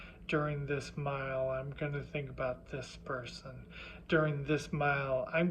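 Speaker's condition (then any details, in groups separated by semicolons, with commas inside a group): Primary lateral sclerosis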